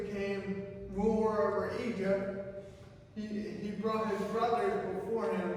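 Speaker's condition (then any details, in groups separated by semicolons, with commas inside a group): Cerebral palsy; from birth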